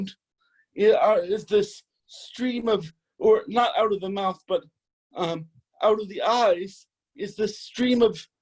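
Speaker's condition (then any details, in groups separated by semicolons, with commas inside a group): Cerebral palsy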